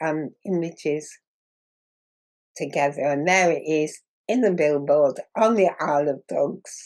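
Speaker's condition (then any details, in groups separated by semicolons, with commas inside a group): Muscular dystrophy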